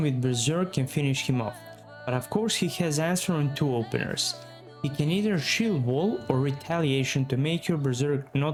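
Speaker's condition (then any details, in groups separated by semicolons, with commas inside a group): No condition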